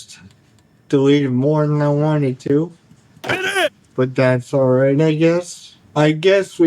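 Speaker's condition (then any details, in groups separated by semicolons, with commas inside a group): Cerebral palsy; only one hand usable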